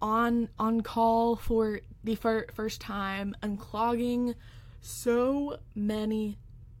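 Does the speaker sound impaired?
Yes: stuttering; fear of speaking in front of groups, school accommodations for presenting projects, found national stuttering association; many fears about speaking; here repeated sounds.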